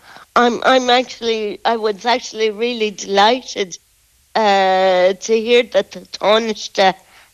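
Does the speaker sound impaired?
Yes: muscular dystrophy; physically disabled, needs personal assistants daily, slow getting out of bed, muscles stiffen in morning; catching breath after speaking.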